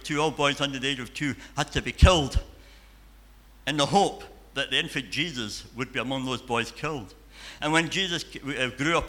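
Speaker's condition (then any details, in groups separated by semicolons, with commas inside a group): Cleft palate and cleft lip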